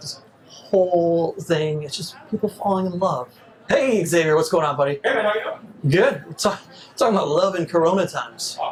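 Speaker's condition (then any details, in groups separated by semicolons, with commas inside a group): No condition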